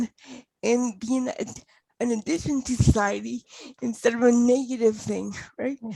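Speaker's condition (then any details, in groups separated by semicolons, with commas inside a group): Cerebral palsy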